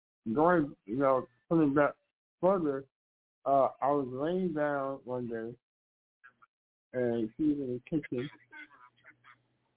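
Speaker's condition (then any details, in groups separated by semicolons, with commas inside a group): Muscular dystrophy; childhood onset, diagnosed by muscle biopsy, weakens muscles incl heart, coma then tracheotomy; age 44, tracheostomy in place, changed monthly, ventilator when sick with pneumonia; trach in throat, host repeats some words, no speech 4 years after tracheotomy, then regained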